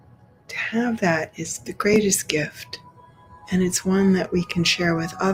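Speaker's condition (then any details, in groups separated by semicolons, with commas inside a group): No condition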